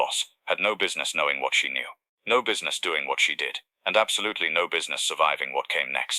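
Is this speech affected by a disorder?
No.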